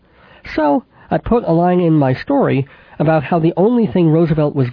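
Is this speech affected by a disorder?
Yes: cleft palate with lisp, mild; congenital cleft palate and cleft lip, could not nurse, infant operations, braces 10 years, therapy with Mrs. Adler; mild residual lisp, sibilant s, voice not especially nasal, childhood consonants formed via sinuses, back of throat.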